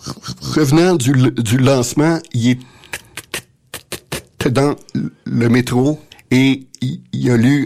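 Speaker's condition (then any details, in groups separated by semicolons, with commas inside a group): Stuttering; developmental, lifelong, stated genetic basis; often unable to get words out, a wall to cross each time speaking; repeated sounds, blocks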